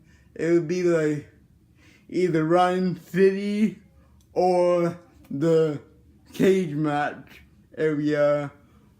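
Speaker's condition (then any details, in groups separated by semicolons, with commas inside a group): Cerebral palsy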